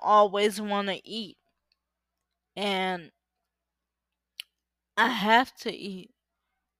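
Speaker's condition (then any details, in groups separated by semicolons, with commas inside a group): Cerebral palsy; uses power wheelchair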